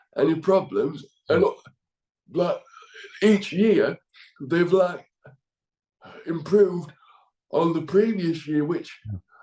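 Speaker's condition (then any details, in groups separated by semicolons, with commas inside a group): Cerebral palsy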